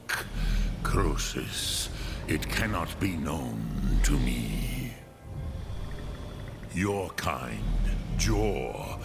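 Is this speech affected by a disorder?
No.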